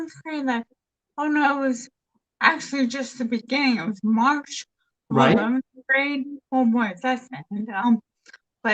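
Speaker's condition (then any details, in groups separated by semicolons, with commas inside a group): Traumatic brain injury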